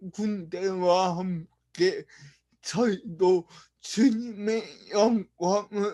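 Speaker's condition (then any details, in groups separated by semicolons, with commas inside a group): Brain lesion disability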